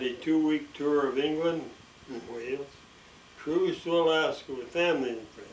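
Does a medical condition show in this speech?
Yes: ALS; expects swallowing and breathing trouble.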